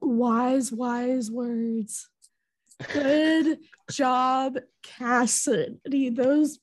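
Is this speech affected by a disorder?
Yes: stuttering; took years to speak openly about it; coughs often, voice tearful at one point; stutter hard to notice when speaking, per listener; here repeated words, prolonged sounds.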